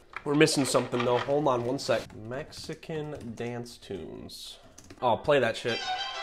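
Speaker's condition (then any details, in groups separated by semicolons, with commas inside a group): No condition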